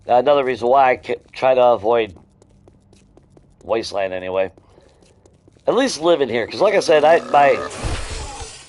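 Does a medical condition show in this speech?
No.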